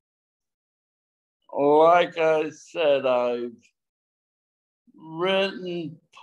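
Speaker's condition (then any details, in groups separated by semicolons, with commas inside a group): Traumatic brain injury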